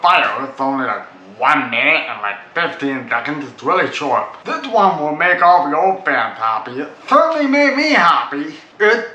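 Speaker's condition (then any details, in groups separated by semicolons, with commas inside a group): Cerebral palsy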